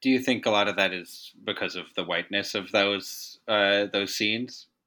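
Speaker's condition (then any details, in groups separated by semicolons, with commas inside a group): No condition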